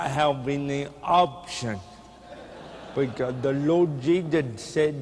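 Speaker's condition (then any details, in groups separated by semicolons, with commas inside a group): Cerebral palsy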